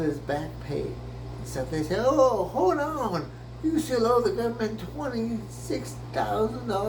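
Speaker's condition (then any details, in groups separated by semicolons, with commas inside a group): Brain injury; memory greatly affected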